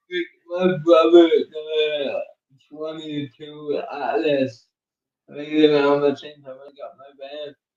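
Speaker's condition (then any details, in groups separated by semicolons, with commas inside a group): Cerebral palsy; uses one hand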